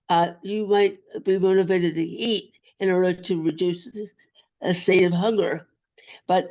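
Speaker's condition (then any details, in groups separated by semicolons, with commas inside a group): Acquired brain injury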